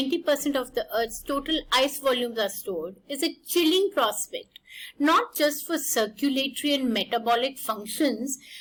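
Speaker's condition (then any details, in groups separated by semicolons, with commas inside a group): No condition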